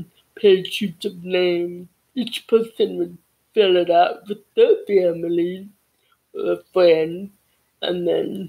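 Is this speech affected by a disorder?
Yes: cerebral palsy.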